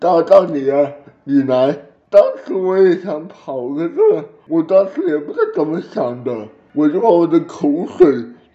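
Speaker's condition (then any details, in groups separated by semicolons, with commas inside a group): Cerebral palsy; edited for fluency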